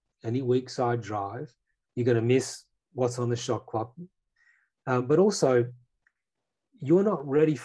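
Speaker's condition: No condition

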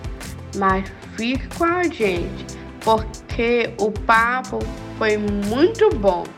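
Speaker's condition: Down syndrome; speech therapy and physiotherapy from 15 days old

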